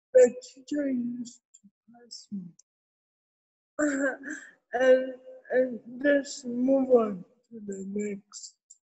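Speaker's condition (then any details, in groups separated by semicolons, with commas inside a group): Cerebral palsy; incubator for weeks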